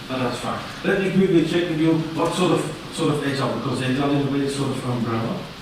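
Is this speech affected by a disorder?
No.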